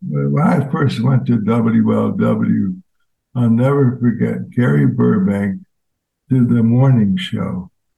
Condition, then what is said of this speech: ALS (motor neuron disease). Now you've got a different voice.